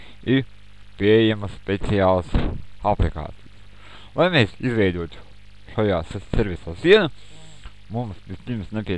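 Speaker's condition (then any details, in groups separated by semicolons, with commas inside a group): Cerebral palsy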